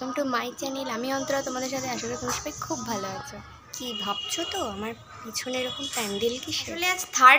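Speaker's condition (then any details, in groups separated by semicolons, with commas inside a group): No condition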